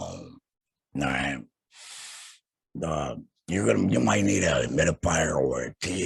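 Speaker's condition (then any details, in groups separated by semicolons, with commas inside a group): Laryngectomy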